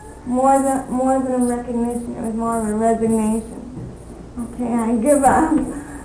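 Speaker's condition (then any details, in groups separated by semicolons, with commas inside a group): Cerebral palsy; speaks fluently with few pauses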